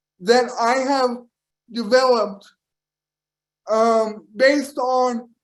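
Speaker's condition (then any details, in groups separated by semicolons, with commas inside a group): Cerebral palsy; power wheelchair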